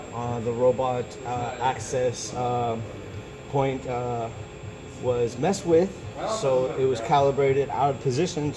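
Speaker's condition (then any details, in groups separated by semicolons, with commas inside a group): No condition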